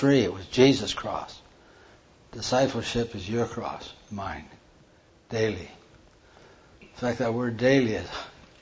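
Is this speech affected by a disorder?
Yes: Parkinson's; hand tremor during talk.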